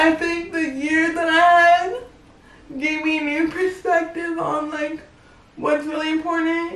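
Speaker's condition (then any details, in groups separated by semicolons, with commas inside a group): Cerebral palsy; able to talk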